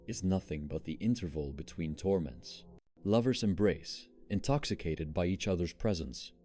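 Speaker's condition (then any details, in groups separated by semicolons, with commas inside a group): No condition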